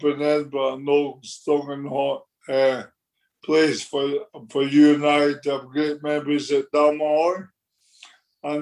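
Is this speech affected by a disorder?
Yes: motor neurone disease; progressive, notably worse than a couple of years ago; hands and arms sometimes not working, bad fall about 4 months ago hitting badly.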